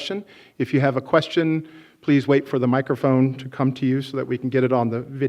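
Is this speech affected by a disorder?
No.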